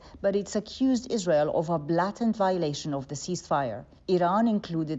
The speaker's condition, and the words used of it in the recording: None; typical speech.